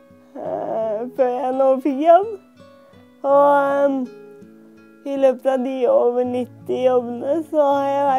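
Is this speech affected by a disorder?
Yes: cerebral palsy.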